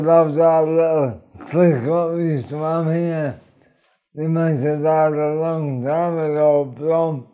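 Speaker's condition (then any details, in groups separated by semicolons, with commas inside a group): Motor neurone disease; upper body onset: arms, shoulders, chest, then throat; diagnosed 4.5 years ago at 37, prior clinical trial; lung function and breathing checked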